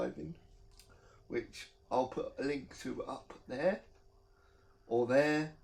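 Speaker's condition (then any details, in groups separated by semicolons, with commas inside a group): Cerebral palsy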